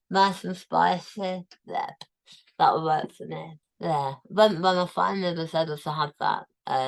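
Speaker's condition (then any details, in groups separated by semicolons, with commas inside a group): Tongue cancer, tongue removed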